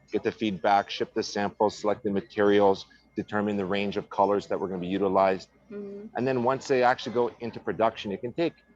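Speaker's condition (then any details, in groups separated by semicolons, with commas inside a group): No condition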